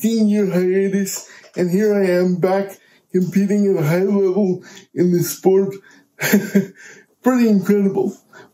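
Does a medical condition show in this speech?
Yes: cerebral palsy; present from birth, uses power wheelchair.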